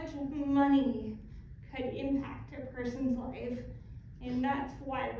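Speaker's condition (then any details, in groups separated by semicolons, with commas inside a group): Cerebral palsy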